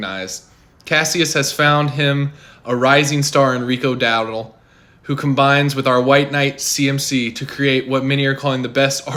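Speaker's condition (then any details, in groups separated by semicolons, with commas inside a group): No condition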